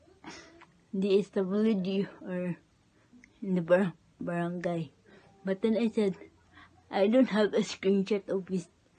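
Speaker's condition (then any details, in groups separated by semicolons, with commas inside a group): Cerebral palsy; present from birth, cannot walk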